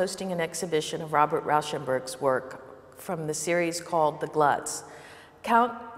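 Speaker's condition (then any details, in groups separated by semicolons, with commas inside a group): No condition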